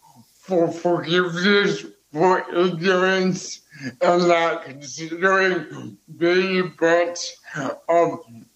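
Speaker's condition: Cerebral palsy

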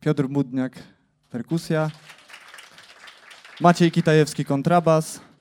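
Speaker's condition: No condition

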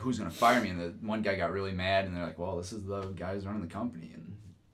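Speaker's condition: No condition

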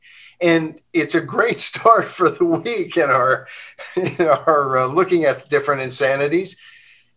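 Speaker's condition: No condition

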